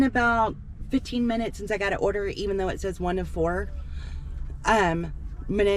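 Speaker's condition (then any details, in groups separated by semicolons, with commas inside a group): No condition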